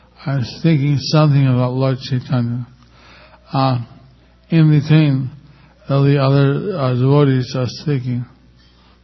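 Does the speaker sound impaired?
Yes: stroke with facial paralysis; one side of face a little paralyzed; speaks a little slowly because of facial paralysis.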